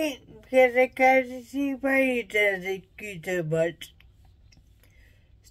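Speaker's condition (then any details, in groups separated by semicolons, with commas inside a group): Traumatic brain injury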